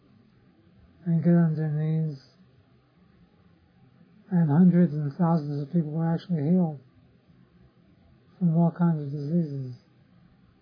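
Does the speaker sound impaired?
Yes: Parkinson's disease; others offer remedies.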